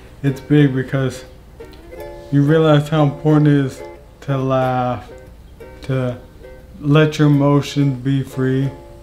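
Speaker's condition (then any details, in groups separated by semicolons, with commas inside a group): ALS; speech affected within last year, voice loss expected, voice banked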